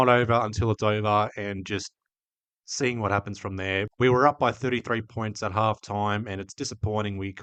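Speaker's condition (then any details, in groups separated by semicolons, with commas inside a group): No condition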